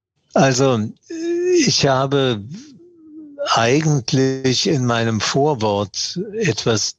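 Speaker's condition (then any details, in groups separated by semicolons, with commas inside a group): Parkinson's disease; years of trembling before diagnosis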